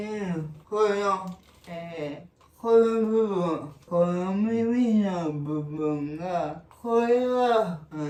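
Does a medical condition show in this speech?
Yes: cerebral palsy; severe, uses a wheelchair.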